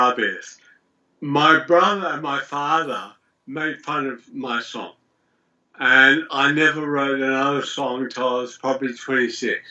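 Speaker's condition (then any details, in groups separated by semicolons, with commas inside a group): Multiple sclerosis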